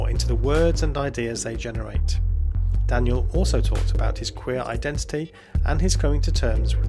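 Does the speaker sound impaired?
No.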